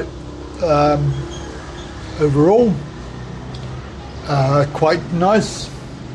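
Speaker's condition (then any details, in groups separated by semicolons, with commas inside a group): Cerebral palsy; back surgery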